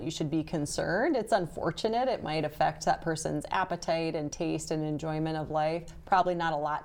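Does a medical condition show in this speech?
No.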